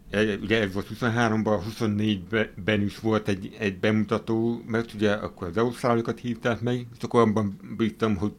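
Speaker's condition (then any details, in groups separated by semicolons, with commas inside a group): Hearing impairment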